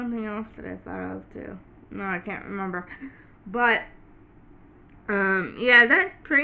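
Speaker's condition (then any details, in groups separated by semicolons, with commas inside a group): Cerebral palsy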